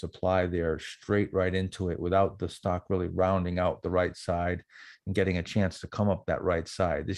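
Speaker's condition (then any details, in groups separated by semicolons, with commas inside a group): No condition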